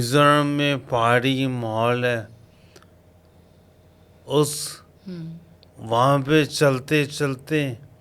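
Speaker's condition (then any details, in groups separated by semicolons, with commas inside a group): Coma after road accident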